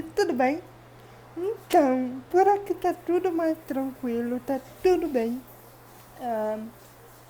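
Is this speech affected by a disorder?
Yes: cerebral palsy.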